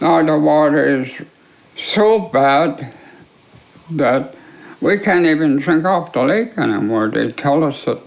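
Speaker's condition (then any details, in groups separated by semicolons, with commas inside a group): ALS; attributed to mercury poisoning; progressive, cannot cut things; affects swallowing and speech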